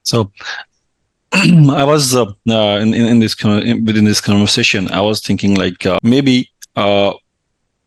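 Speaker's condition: No condition

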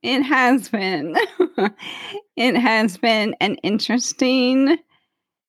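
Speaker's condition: ALS; onset at age 37, 16 years since diagnosis, surpassed 2 to 5 year prognosis; fingers don't move well, typing hard; voice affected when tired or talking too much, voice banked years ago for computer

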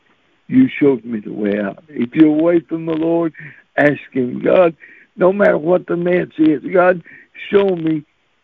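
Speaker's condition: Cerebral palsy; since birth

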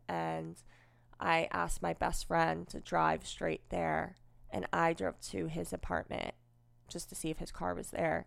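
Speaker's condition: Cleft lip and palate, unilateral

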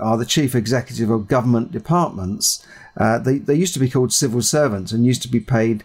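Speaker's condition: No condition

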